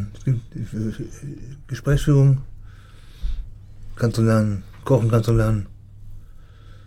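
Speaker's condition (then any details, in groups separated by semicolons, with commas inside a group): Parkinson's disease; daily tasks take longer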